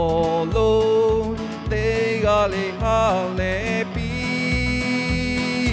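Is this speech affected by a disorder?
No.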